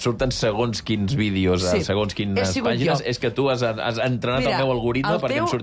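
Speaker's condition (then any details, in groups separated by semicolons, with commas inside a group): No condition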